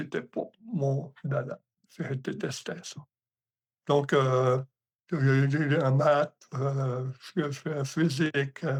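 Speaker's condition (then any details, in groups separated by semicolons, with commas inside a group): Hemiparalysis; hemiparalysis, not stroke-related; muffled speech, like hot potato in mouth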